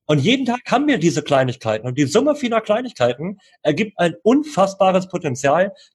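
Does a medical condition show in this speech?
Yes: cleft lip and palate, cleft lip, jaw and palate; learned to speak through speech therapy until age nine.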